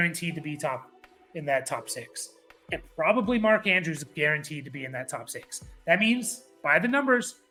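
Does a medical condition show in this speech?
No.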